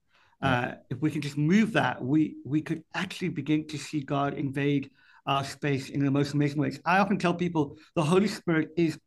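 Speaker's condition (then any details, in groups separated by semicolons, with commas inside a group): Cleft palate; speech impediment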